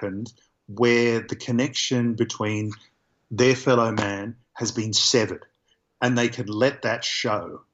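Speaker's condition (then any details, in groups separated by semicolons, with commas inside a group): No condition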